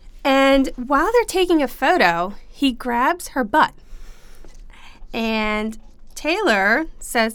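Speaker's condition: No condition

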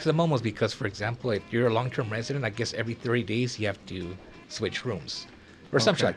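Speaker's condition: No condition

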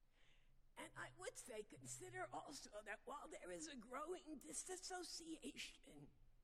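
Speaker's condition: Vocal dysphonia; noticeably sultry voice

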